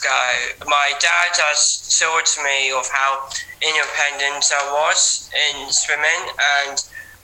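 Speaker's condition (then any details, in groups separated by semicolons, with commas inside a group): Down syndrome; age 19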